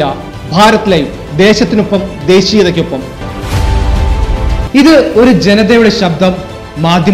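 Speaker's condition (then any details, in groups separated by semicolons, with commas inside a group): No condition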